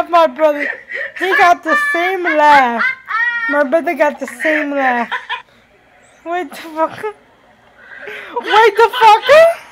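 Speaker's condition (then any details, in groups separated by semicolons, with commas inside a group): Cerebral palsy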